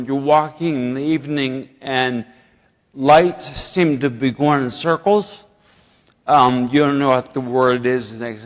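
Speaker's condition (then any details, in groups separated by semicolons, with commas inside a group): Ataxia; slurring and poor speech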